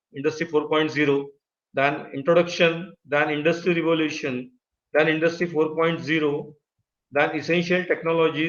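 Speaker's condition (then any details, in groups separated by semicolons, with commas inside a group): No condition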